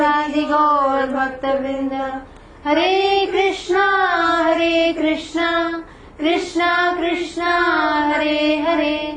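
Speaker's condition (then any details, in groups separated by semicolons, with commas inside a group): No condition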